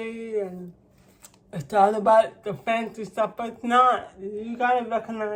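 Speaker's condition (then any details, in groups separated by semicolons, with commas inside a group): Cerebral palsy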